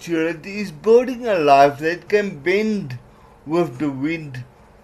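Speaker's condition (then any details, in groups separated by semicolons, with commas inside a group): Cerebral palsy; cycled 6-7 hours daily for 7 months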